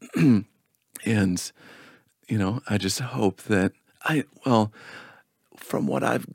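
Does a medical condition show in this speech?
Yes: spasmodic dysphonia; lower voice less consistent, higher pitch more pinched but words get out.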